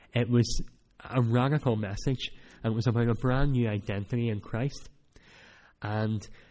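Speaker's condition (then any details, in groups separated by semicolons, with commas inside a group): Cleft palate; cleft palate since childhood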